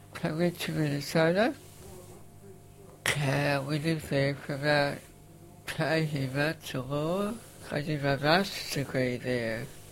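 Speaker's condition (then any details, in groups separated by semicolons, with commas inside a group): Facioscapulohumeral muscular dystrophy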